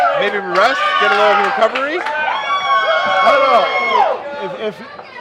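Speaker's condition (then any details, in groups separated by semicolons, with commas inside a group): No condition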